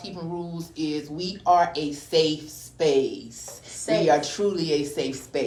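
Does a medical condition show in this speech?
No.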